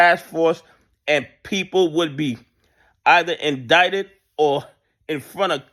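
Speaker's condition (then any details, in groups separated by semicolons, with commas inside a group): No condition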